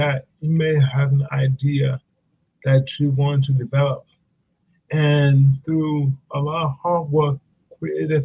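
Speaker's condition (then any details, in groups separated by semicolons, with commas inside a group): Cerebral palsy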